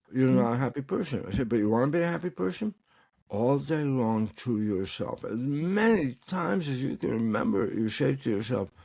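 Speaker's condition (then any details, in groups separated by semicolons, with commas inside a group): Tongue cancer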